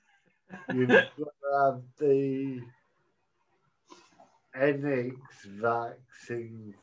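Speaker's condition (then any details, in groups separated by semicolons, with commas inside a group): Cerebral palsy; holding handheld mic prevents walking stick use on stage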